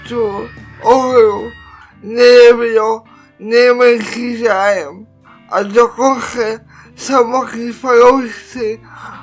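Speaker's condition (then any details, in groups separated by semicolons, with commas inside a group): Cerebral palsy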